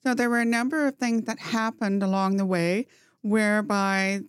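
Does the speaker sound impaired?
Yes: profound hearing loss, congenital, bilateral; wears hearing aid in right ear, used captioning and FM receiver in law school.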